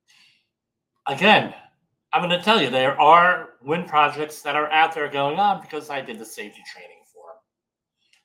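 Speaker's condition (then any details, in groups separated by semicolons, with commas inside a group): Bilateral cleft lip and palate; from birth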